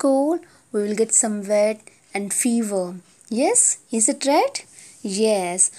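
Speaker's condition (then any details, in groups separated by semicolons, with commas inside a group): No condition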